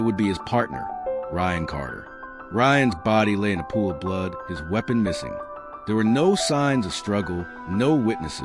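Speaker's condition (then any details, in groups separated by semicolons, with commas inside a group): No condition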